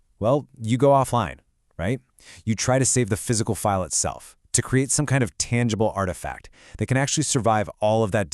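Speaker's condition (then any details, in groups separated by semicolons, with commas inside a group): No condition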